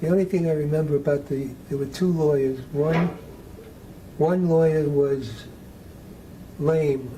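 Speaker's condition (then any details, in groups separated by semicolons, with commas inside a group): Parkinson's disease; needs to keep voice level up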